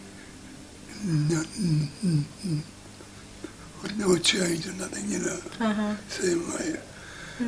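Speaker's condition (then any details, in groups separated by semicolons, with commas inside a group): Parkinson's disease; five years since onset, treated, rigidity, tremor, near-festinant gait; reduced volume, slow responses, constant dribbling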